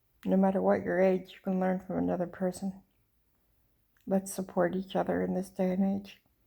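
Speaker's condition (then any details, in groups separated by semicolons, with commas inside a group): Cerebral palsy; speech noticeably atypical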